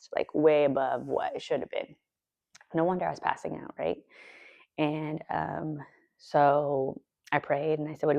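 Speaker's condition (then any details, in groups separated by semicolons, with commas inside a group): No condition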